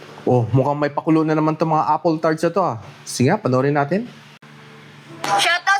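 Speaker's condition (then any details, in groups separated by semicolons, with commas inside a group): No condition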